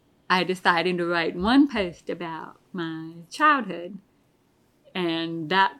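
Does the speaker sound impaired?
Yes: deafness; pretty bad tinnitus.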